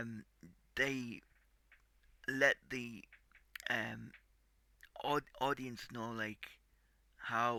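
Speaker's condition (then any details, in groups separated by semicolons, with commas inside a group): Cerebral palsy; tight muscles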